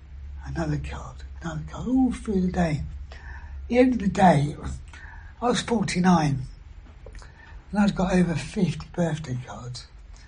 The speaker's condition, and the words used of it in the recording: Throat cancer. Basically, what the operation's happened is half my throat doesn't work.